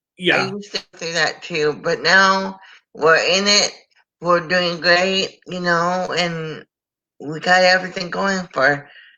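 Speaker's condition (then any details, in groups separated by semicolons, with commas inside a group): Cerebral palsy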